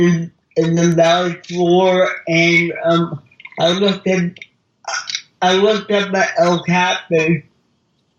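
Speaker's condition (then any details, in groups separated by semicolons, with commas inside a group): Cerebral palsy; mild speech impediment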